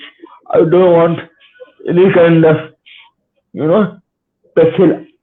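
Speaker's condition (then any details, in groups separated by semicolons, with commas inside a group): Cerebral palsy; spastic type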